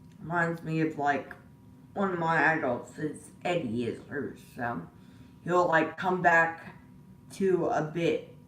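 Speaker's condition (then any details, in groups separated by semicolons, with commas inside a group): Disability causing slurred speech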